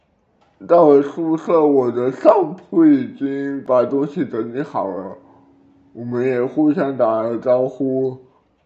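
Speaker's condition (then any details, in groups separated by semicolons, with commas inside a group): Cerebral palsy; birth asphyxia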